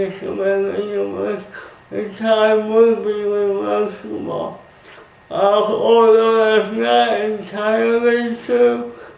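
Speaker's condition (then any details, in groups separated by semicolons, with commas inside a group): Speech impairment after birth surgery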